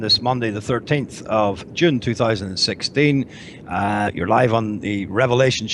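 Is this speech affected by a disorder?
No.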